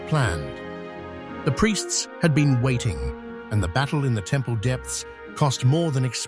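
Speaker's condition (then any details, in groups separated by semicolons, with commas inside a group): No condition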